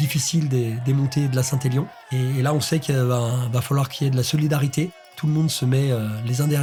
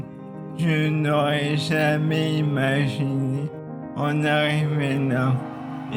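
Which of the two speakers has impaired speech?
The second: ALS (maladie de Charcot); uses wheelchair; about a year and a half since onset, lifted by others.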